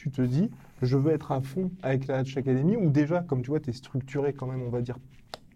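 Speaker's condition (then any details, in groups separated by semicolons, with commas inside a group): No condition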